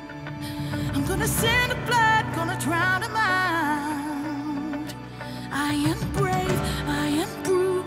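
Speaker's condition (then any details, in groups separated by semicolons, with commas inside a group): No condition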